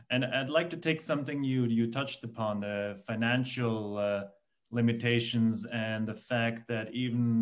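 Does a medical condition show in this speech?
No.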